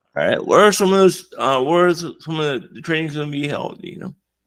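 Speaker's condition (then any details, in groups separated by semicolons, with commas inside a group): Cerebral palsy, severe; wheelchair user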